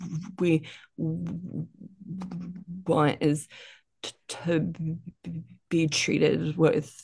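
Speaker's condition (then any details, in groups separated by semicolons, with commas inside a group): Stuttering; stutter since childhood, more severe when younger, quiet child avoiding speaking, NSA workshop in Fort Lauderdale; still stutters, no problems communicating at work, growing confidence; more comfortable the more people spoken to, sound repetitions; repeated sounds, blocks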